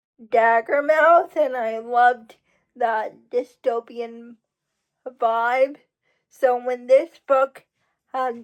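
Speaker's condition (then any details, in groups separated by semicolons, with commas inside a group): Cerebral palsy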